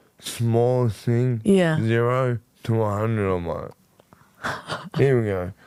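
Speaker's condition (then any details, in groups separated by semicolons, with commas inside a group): Motor neurone disease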